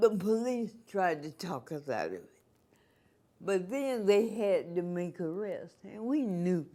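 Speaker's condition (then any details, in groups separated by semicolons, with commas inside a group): Cerebral palsy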